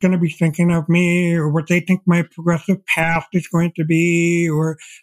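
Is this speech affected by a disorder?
Yes: deafblindness; progressive, diagnosed at age 28, expects eventual total blindness.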